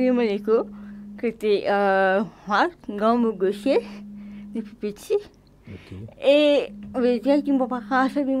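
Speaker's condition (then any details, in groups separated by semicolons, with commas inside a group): Cerebral palsy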